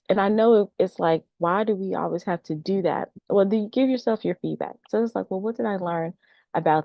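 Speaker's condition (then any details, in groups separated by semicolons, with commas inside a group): No condition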